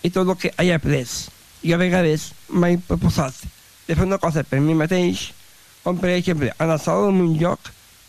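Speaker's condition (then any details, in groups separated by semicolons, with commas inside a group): Down syndrome; describes self as very talkative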